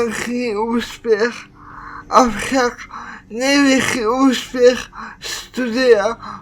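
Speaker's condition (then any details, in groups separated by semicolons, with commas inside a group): Cerebral palsy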